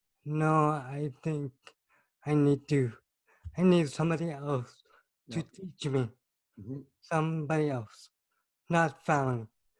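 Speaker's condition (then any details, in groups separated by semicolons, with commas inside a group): Cerebral palsy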